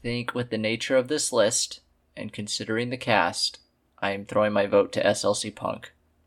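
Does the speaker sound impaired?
No.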